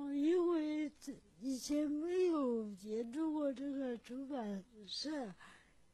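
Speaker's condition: Cerebral palsy; from birth

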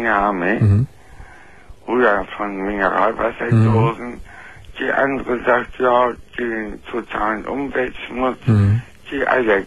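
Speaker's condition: Floor of mouth cancer; found by dentist last year after gum problems, major surgery, jaw affected, taste lost; speech sounds different from healthy people, could not speak after surgery, wrote notes, relearned speaking

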